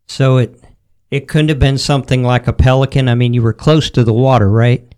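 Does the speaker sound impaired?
No.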